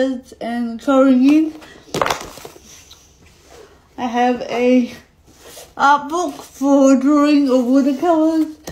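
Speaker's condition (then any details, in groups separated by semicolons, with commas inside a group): Cerebral palsy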